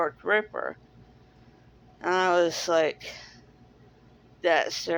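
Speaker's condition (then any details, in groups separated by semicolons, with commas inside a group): Cerebral palsy; speaks differently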